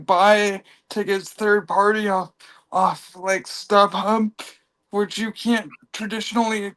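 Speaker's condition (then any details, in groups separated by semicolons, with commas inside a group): Cerebral palsy; from birth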